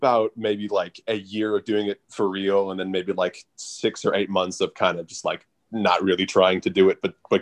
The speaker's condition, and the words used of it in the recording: Stuttering. I remember you talked about how speaking Spanish makes you stutter more.